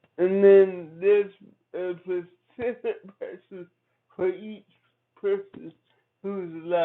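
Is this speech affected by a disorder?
Yes: cerebral palsy; from birth.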